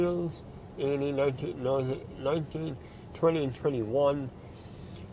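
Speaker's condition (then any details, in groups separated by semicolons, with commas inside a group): Mouth cancer surgery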